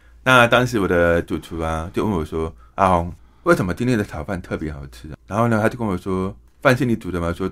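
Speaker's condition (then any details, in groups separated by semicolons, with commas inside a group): Hearing impairment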